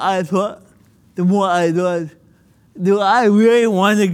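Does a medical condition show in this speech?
Yes: cerebral palsy; birth oxygen loss, cord around neck, spasms, limited body control, motor deficits, childhood physical, occupational therapy; speaking a little difficult, more difficult when nervous, listeners may need to rewind.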